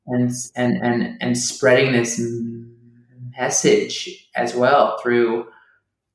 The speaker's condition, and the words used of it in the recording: Stuttering. I felt myself trying to hold back and not allow myself to stutter through the dialogue.